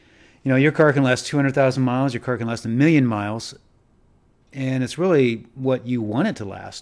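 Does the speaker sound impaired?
No.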